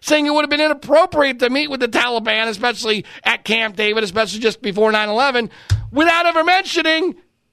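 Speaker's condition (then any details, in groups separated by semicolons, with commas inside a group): No condition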